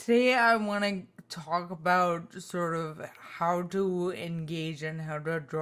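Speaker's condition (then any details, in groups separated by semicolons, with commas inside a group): Spinocerebellar ataxia type 2, SCA2; tongue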